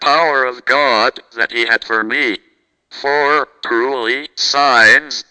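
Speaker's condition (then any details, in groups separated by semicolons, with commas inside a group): Cerebral palsy, speech-generating device; had caregiver who helped with walking attempts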